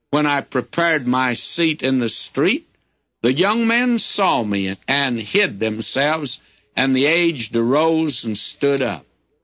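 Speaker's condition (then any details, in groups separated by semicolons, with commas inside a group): No condition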